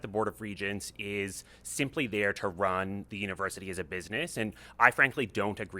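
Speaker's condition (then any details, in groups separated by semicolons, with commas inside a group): No condition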